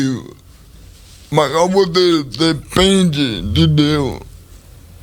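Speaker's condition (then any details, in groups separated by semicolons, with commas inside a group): Cerebral palsy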